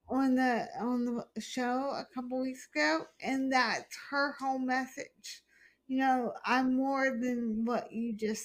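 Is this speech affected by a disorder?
Yes: hemiplegic cerebral palsy.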